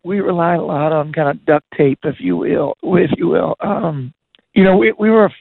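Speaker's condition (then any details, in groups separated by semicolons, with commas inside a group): Voice disorder; debilitating disease diagnosed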